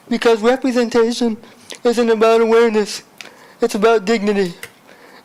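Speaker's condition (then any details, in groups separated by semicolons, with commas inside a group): Spastic cerebral palsy; spastic type, from birth, uses wheelchair, over 30 surgeries; speech sounds a little different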